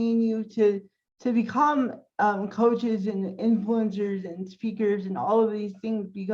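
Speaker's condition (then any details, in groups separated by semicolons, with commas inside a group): Cerebral palsy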